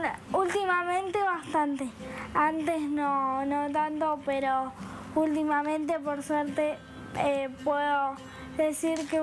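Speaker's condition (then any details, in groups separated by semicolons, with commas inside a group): Cerebral palsy; motor disorder, all four limbs, from birth, premature; 14 years old, not independent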